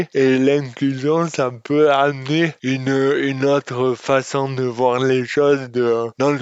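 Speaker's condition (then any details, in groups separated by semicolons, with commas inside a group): Dystonia; speech disorder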